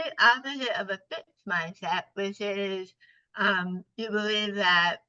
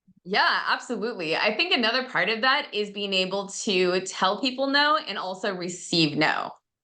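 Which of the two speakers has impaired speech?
The first: partial glossectomy for tongue cancer; tongue cancer, over half of tongue removed; survivor, surgery, radiation, chemotherapy.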